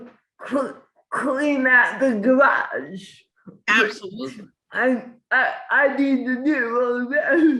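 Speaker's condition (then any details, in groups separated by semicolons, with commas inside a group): Cerebral palsy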